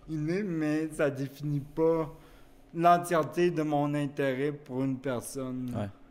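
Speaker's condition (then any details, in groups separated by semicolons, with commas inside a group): Cerebral palsy; wheelchair use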